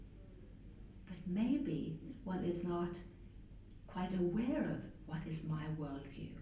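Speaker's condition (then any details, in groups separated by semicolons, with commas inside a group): No condition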